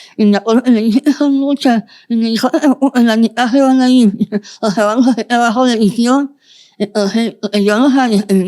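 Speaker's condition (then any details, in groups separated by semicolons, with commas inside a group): Moebius syndrome, congenital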